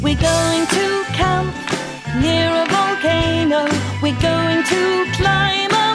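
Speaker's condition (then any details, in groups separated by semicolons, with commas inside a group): No condition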